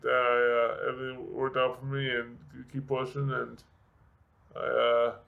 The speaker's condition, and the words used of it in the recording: Brain injury. And what I think is really incredible is not only can you now talk, but you have been a motivational speaker.